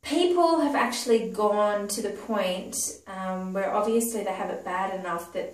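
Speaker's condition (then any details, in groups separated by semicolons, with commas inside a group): No condition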